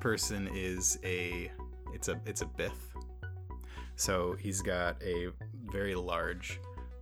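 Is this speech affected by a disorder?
No.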